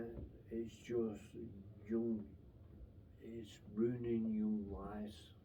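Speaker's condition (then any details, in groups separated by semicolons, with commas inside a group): Brain infection with surgery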